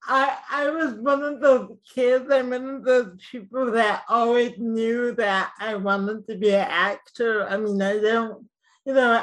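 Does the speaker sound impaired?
Yes: cerebral palsy, mild; speech mildly affected.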